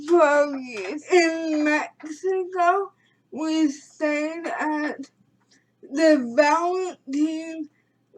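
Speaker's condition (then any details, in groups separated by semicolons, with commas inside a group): Cerebral palsy; premature birth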